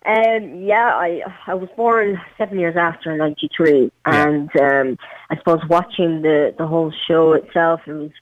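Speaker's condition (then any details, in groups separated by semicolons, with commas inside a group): Cleft palate; congenital, parents' Chernobyl radiation exposure, premature, over twenty surgeries, leg amputated, prosthetic limb age 12; all needed treatment received in Ireland, leads normal active life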